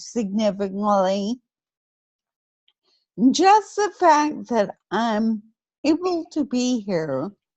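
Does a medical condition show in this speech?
Yes: Friedreich's ataxia.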